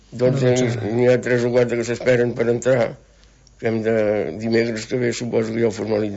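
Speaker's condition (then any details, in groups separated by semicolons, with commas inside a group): Parkinson's disease; brain stops making dopamine affecting psychomotor function, diagnosed 12 years ago; weekly table tennis program with CERT Tenis Taula and Àrea Bàsica de Salut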